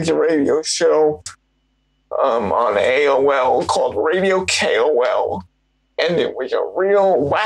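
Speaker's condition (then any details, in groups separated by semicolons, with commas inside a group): Cerebral palsy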